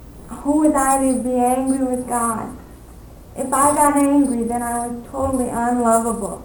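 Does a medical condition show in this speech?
Yes: cerebral palsy; premature birth, cranium damaged during delivery, maternal Asian flu, diagnosed at 1.5 years, many surgeries; speaks fluently with few pauses.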